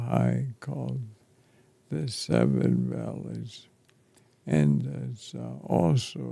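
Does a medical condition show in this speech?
Yes: ALS; affects chest and throat.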